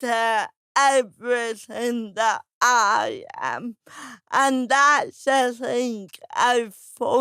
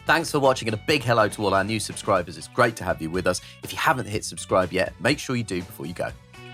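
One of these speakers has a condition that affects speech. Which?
The first: cerebral palsy; therapy stopped at 18; speech therapy as child.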